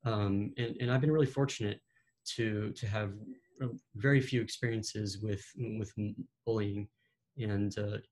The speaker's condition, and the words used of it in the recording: Stuttering. And then also just personally, it's a great opportunity to challenge myself as a person who stutters and to improve my fluency and increase my public speaking skills and things like that.